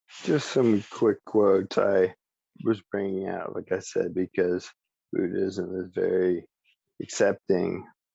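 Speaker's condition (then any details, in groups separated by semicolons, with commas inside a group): ALS; speech still preserved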